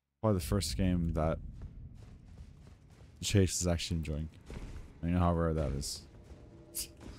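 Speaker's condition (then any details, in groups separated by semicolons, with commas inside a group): No condition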